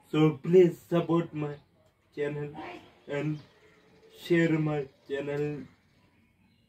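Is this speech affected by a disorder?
Yes: athetoid cerebral palsy; athetoid, cannot control any body part, cannot walk; constant involuntary movement.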